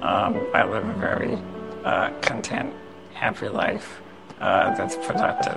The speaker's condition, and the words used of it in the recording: Spinal muscular atrophy. And when my lungs get congested, I have to have a tube go down my trach to suction.